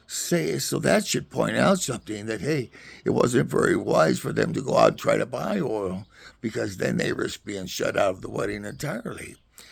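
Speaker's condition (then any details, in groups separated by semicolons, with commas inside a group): Parkinson's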